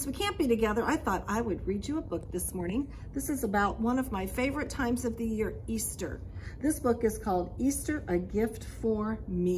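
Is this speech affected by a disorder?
No.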